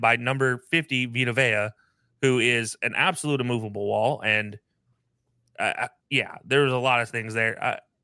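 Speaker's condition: No condition

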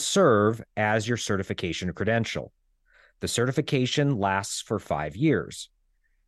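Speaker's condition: No condition

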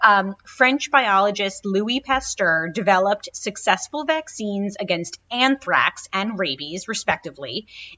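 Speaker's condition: No condition

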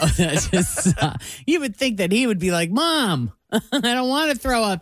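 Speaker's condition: No condition

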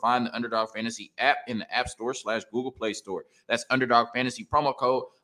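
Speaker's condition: No condition

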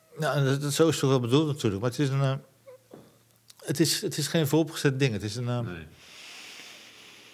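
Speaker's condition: Parkinson's disease; progressive incurable Parkinson's disease, diagnosed years ago, already ill before diagnosis, 50% dementia risk, heading toward invalidity; speaks with difficulty, half purely Parkinson motor problem, emotional tearfulness partly from disease

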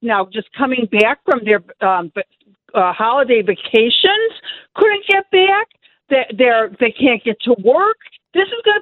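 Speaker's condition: No condition

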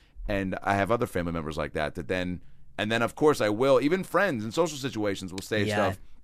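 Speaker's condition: No condition

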